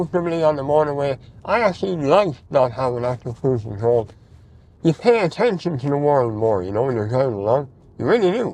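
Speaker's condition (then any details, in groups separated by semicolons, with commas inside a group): Mouth cancer surgery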